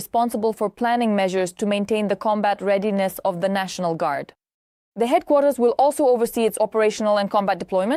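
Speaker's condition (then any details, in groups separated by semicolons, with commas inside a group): No condition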